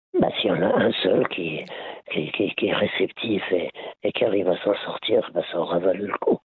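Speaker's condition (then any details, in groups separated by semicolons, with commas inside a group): Laryngeal cancer; laryngeal cancer linked to heavy smoking, quit over 20 years ago, later lung cancer, part of lung removed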